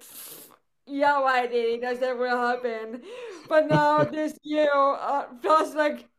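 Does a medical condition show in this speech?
Yes: cerebral palsy; electric wheelchair for travel.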